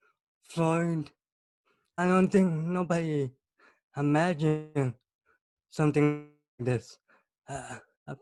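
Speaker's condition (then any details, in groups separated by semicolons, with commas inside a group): Cerebral palsy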